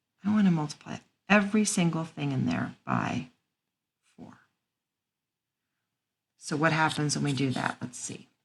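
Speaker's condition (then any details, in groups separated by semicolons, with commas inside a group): No condition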